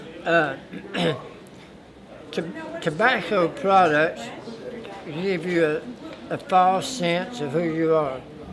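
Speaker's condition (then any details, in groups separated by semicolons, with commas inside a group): Oral head and neck cancer; oral cancer, six occurrences; survivor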